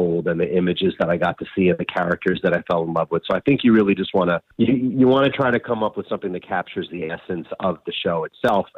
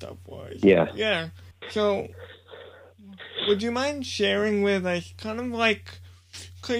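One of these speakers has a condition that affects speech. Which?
The second: cerebral palsy; physical disability; voice sometimes sounds childlike.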